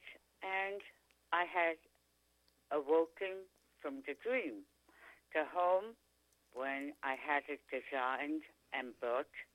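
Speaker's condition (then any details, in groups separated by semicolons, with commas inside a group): Tongue cancer; speaking and eating again after surgery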